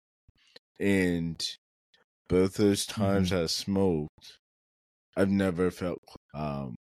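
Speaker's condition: Cerebral palsy; never tried marijuana for it

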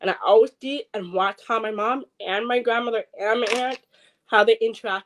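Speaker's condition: Deafness, acquired at age four

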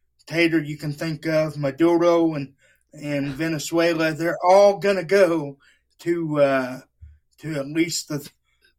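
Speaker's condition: Cerebral palsy; wheelchair user

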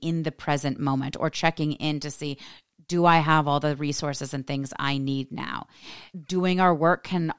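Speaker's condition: No condition

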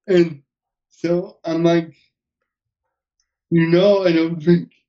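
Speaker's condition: Cerebral palsy; uses wheelchair, hearing intact

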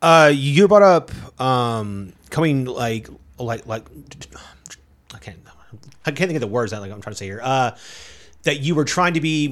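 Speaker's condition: Stutter; described by himself as everywhere; repeated sounds, repeated words, prolonged sounds

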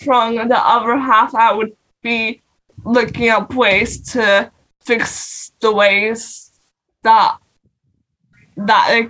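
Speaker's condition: Cerebral palsy; non-progressive

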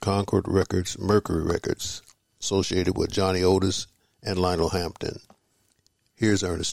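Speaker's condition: No condition

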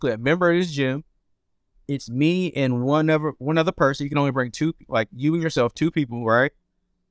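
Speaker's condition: No condition

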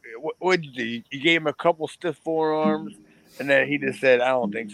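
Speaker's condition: No condition

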